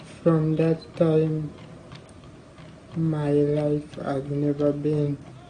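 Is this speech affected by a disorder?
Yes: cerebral palsy.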